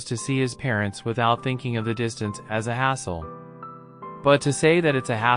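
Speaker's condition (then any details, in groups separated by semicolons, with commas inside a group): No condition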